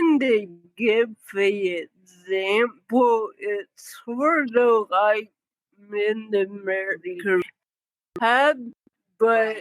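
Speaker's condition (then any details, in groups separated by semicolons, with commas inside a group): Cerebral palsy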